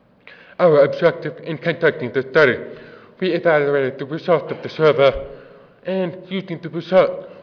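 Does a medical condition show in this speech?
Yes: deafness; offers to repeat if not understood.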